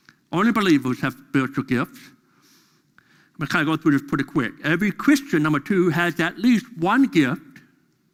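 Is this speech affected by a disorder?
Yes: deafness; deaf during school years.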